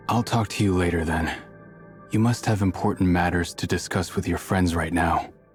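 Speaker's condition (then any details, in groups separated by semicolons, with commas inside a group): No condition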